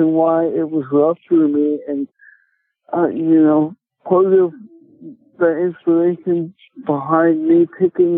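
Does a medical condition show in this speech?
Yes: cerebral palsy; speech affected.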